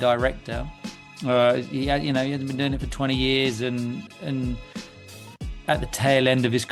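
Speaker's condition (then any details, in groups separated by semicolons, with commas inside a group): No condition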